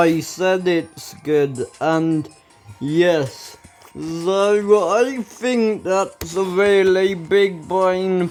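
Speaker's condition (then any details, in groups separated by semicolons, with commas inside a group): Ataxia; speech recently worse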